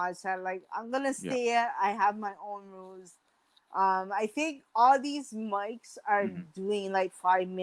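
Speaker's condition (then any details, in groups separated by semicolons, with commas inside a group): Mild cerebral palsy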